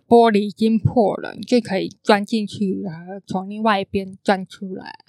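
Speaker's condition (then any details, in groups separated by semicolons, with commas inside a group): Congenital hearing impairment; congenital cochlear underdevelopment, skull opened for cochlear implant (电子耳)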